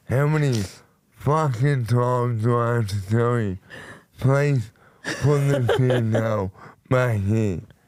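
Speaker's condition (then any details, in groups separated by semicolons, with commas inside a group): Motor neurone disease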